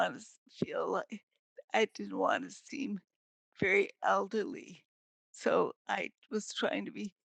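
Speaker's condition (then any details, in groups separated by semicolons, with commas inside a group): Multiple sclerosis; severely disabled, progressing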